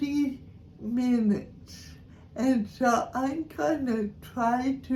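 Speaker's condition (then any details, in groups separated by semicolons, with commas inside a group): Cerebral palsy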